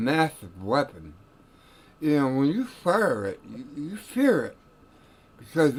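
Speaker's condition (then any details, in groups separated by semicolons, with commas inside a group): Tongue cancer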